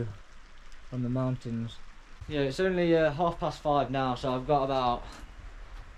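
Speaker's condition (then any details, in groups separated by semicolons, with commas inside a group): No condition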